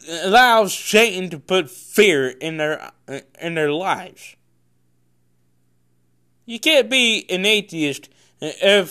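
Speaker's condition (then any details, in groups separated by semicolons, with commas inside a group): Cerebral palsy; congenital, no known medical cause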